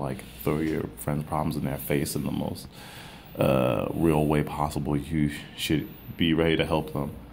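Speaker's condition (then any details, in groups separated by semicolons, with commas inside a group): No condition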